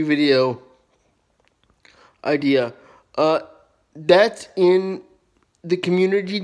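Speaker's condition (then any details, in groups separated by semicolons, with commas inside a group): Cerebral palsy, spastic diplegia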